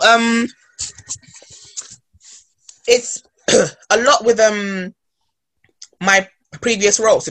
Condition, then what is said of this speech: Stuttering. People don't realize, but because I found a way to make it, you know, I found ways to work it into my personality.